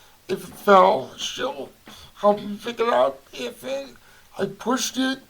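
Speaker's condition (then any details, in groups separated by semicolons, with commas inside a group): Cerebral palsy; voice affected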